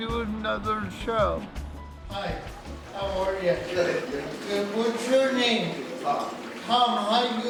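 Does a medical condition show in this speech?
Yes: cerebral palsy.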